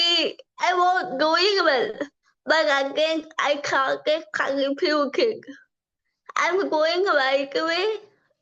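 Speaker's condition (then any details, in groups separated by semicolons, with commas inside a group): Cerebral palsy; from birth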